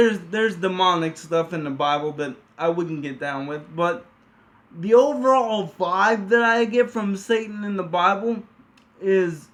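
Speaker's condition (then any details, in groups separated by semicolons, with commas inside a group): Cerebral palsy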